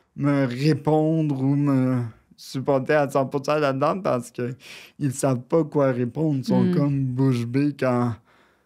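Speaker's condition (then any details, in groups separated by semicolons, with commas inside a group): Cerebral palsy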